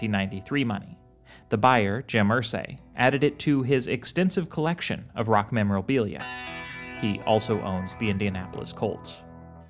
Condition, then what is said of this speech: No condition.